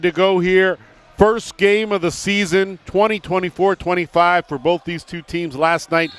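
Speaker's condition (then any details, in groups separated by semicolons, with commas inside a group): No condition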